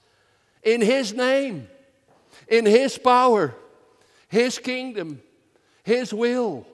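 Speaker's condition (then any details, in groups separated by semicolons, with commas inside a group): No condition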